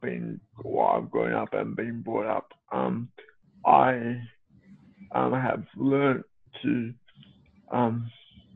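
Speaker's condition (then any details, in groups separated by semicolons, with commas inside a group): Cerebral palsy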